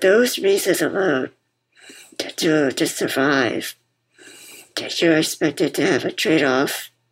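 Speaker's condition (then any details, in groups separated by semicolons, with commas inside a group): Muscular dystrophy; form of muscular dystrophy diagnosed as toddler, wheelchair user, relies on others for most daily activities; bipap machine audible throughout conversation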